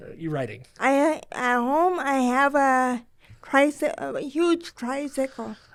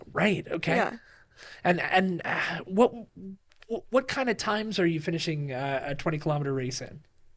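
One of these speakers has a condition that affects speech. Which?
The first: cerebral palsy.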